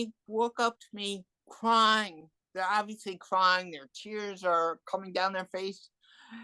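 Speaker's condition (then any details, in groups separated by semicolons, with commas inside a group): Cerebral palsy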